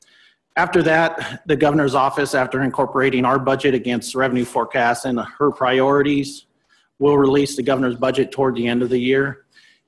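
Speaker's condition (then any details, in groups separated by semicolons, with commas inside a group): No condition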